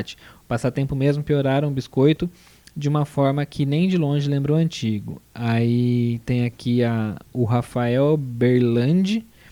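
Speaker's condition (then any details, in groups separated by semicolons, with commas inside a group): No condition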